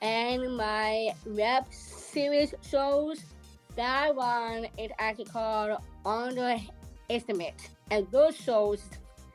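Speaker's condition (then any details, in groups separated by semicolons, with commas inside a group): Down syndrome; present from birth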